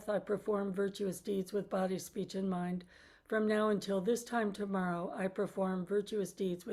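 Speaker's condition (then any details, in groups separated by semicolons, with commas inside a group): No condition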